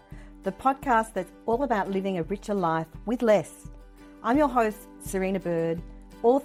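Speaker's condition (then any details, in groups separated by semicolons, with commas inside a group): No condition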